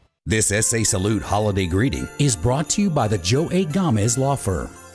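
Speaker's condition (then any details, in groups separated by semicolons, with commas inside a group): No condition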